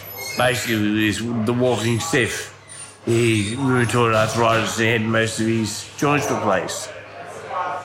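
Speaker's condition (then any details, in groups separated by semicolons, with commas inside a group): Ataxia from brain damage; acquired cerebellar brain damage at university, pelvic fractures, internal injuries, 2 years hospital, rehab, physio, speech therapy; slurred voice, often taken for drunk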